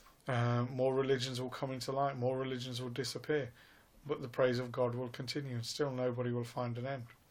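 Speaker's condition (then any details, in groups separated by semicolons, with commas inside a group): No condition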